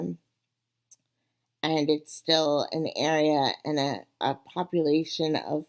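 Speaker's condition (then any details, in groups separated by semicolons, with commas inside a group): Cerebral palsy; wheelchair user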